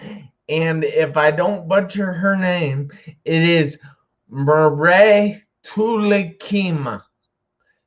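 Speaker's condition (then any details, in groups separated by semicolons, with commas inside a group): Traumatic brain injury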